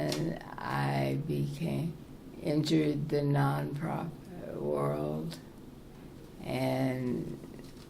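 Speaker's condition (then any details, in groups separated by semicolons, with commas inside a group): Parkinson's; very soft, low voice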